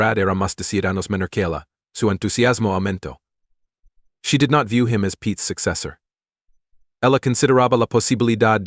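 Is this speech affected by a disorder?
No.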